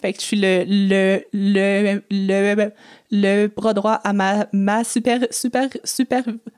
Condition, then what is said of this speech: Stuttering. Une autre prise et juste dire comme au début, dire que j'ai un B, un B, un B, B, B, B, B, B, B, B, bégaiement